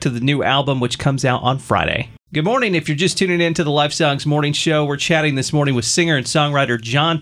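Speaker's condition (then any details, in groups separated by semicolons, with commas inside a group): No condition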